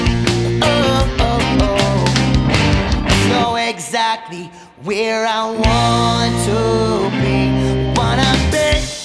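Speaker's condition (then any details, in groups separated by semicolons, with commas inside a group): No condition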